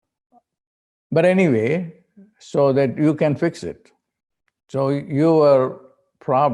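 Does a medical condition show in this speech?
No.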